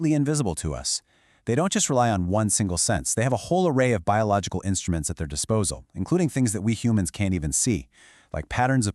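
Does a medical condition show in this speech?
No.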